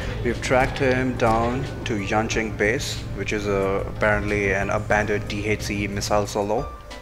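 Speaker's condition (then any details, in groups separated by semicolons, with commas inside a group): No condition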